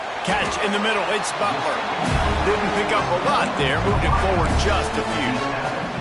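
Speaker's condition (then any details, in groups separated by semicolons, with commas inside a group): No condition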